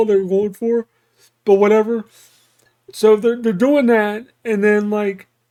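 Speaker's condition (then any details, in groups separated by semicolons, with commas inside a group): Cerebral palsy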